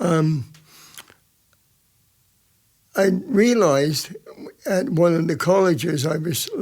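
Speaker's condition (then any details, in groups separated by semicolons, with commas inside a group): Cerebral palsy; present from birth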